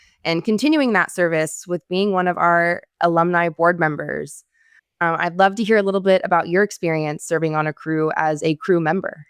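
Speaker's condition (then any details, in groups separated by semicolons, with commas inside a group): No condition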